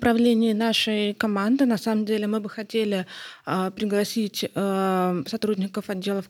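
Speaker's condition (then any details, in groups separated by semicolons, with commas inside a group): Hard of hearing; not deaf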